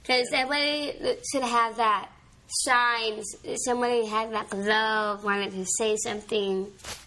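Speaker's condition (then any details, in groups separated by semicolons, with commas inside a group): Down syndrome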